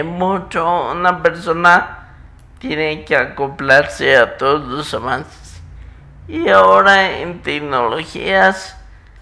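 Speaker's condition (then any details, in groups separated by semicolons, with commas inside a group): Muscular dystrophy; genetic, affects movement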